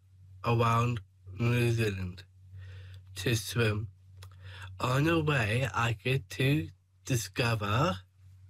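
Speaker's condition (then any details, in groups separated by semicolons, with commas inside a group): Down syndrome; 21 years old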